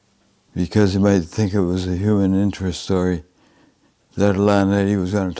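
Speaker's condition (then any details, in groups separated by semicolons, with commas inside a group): Advanced Parkinson's disease, severe; DBS, two brain electrodes, chest stimulator; onset right hand tremor; advanced, about seven years since diagnosis, cannot walk safely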